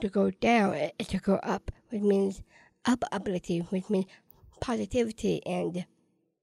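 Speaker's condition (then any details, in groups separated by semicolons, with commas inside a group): Down syndrome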